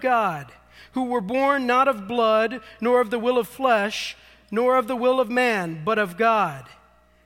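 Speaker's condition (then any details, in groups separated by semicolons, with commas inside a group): No condition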